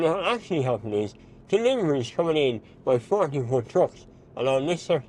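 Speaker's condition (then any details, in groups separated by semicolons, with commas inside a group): Mouth cancer; large part of mouth removed, opening into nasal passage; cancer last year; speech changed by cancer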